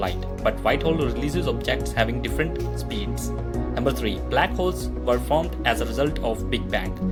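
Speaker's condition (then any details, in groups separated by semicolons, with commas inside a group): No condition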